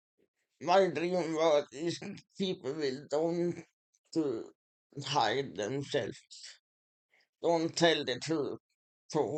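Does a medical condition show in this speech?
Yes: muscular Parkinson.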